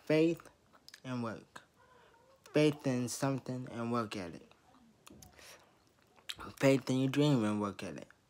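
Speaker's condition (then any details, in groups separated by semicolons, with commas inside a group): Traumatic brain injury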